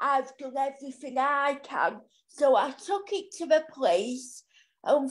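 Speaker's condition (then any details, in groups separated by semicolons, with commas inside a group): Cerebral palsy; physical disability only, wheelchair user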